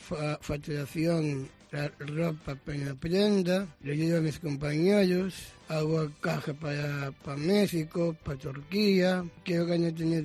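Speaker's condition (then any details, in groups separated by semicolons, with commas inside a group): Down syndrome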